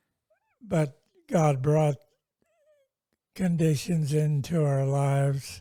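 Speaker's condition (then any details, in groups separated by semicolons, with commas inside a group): Multiple sclerosis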